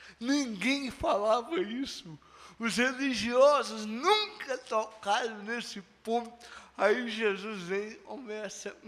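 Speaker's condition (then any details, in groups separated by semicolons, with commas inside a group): Cerebral palsy; no speech as child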